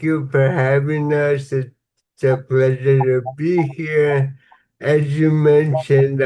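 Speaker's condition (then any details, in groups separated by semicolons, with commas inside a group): Cerebral palsy; somewhat slurred speech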